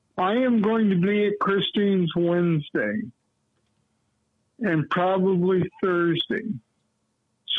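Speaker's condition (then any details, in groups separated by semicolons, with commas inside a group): Cerebral palsy; lifelong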